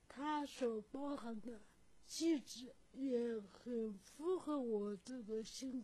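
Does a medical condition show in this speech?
Yes: cerebral palsy; unclear, slurred articulation described in own poem.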